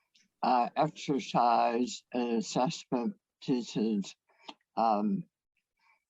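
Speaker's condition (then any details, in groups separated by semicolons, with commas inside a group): Head and neck cancer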